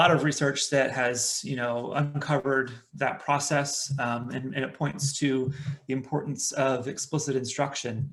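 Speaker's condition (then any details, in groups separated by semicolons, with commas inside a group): No condition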